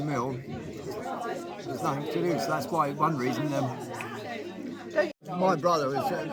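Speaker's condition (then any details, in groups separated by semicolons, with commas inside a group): No condition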